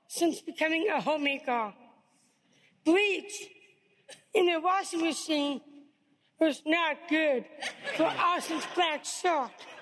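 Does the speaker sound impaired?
Yes: Down syndrome; diagnosed at birth.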